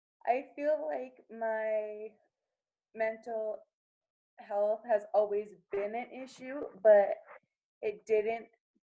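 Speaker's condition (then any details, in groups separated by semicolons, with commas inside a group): No condition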